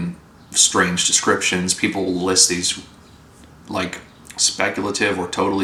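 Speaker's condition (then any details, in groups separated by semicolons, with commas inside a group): No condition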